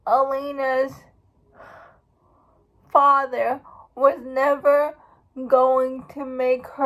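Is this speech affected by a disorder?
Yes: cerebral palsy; uses wheelchair.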